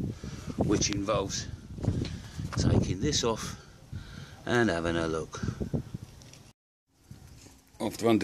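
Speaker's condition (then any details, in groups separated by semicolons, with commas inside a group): No condition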